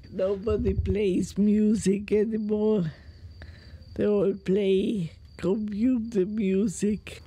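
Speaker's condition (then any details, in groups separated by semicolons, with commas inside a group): Multiple sclerosis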